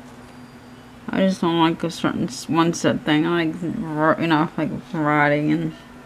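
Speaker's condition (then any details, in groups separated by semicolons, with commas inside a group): Cerebral palsy; hands affected, shaking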